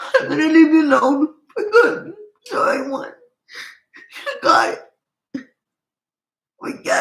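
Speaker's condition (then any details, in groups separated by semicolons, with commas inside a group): Cerebral palsy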